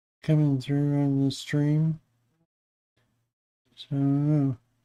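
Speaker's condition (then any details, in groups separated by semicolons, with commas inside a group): Parkinson's disease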